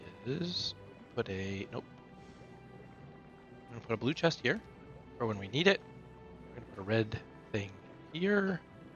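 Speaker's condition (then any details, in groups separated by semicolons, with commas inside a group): No condition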